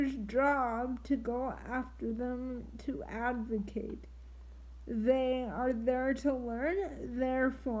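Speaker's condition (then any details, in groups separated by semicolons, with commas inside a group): Triplegic cerebral palsy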